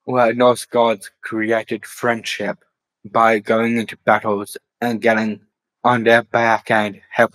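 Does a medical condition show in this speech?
Yes: Down syndrome; later diagnosed with autism.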